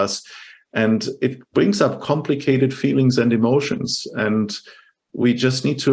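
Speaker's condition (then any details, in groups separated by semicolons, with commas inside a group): No condition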